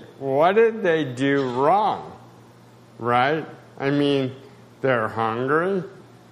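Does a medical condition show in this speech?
Yes: spasticity, mild.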